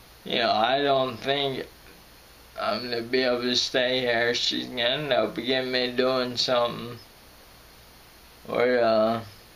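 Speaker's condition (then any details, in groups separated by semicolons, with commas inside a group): Friedreich's ataxia; voice crackles when stressed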